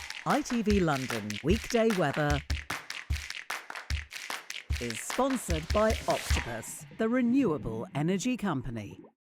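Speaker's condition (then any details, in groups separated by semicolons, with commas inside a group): No condition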